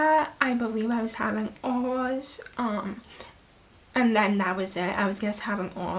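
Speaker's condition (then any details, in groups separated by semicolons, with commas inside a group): Hemiplegic cerebral palsy; right hemiplegia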